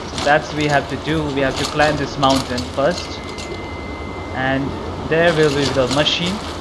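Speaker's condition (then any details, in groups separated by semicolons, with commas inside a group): No condition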